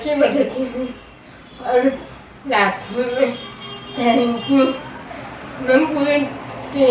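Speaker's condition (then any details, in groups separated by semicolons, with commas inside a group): Cerebral palsy; problems speaking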